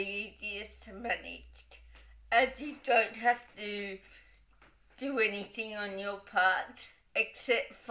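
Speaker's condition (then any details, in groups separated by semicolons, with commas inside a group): Cerebral palsy, dystonic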